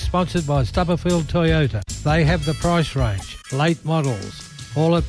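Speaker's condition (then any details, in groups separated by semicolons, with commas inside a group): No condition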